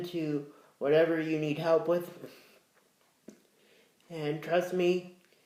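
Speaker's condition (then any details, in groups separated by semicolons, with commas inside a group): Cerebral palsy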